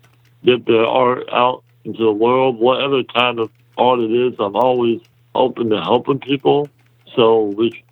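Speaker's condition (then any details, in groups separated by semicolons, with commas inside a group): Muscular dystrophy; congenital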